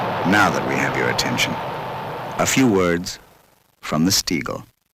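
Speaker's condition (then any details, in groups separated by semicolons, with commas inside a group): No condition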